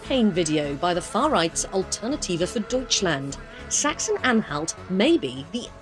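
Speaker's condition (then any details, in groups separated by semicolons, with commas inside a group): No condition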